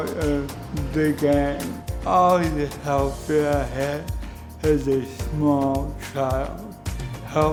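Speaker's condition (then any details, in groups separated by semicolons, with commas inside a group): Cerebral palsy; since birth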